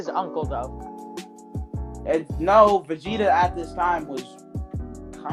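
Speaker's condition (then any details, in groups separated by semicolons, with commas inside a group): No condition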